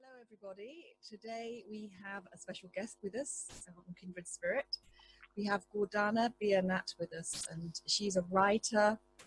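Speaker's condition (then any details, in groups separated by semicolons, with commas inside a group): No condition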